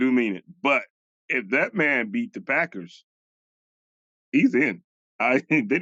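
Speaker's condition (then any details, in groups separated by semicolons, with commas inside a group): No condition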